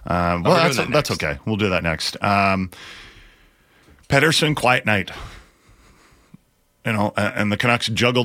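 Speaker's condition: No condition

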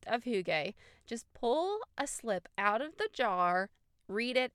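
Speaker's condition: No condition

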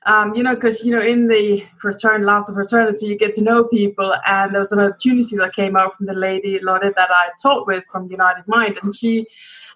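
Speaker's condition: No condition

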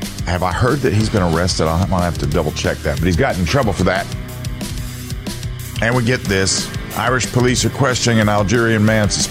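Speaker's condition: No condition

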